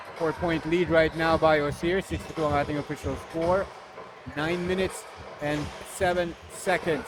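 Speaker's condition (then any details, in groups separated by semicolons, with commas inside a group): No condition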